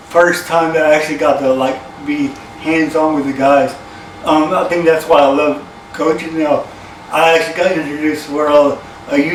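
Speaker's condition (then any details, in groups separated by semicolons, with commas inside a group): Cerebral palsy; from birth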